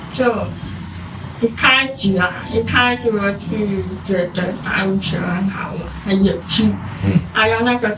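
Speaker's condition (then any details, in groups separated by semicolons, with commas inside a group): Hearing impairment; formerly reluctant to speak, mother pushed speaking, now converses with hearing people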